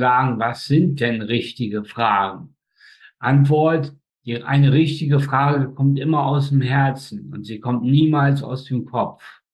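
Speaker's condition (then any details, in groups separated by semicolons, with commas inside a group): Spastic tetraparesis; all four limbs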